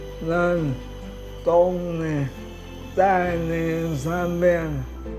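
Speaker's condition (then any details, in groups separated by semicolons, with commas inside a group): Motor neuron disease; diagnosed 11 years ago, age 48; affects speech and movement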